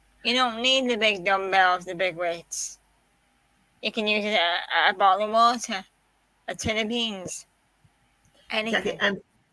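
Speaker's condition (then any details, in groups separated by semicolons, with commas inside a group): Quadriplegic cerebral palsy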